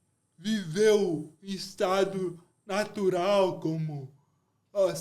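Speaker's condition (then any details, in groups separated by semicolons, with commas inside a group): Cerebral palsy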